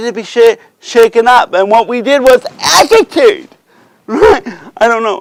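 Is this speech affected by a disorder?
Yes: cerebral palsy.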